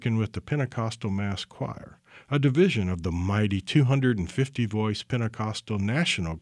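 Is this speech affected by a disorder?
No.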